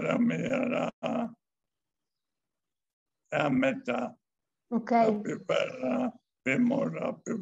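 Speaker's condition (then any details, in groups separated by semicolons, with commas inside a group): Amyotrophic lateral sclerosis; still speaks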